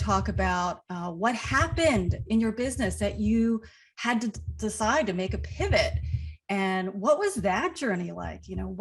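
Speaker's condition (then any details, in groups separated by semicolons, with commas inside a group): No condition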